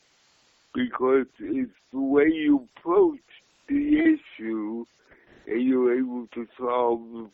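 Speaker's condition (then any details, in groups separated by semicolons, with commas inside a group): Cerebral palsy; speech and mobility issues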